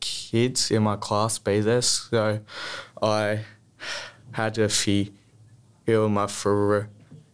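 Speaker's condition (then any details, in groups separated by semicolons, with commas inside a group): Stutter; therapy grades 1-4; prolonged sounds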